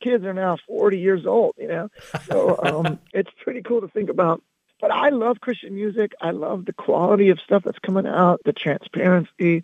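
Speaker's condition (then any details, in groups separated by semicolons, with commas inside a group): Loss of singing voice; can still speak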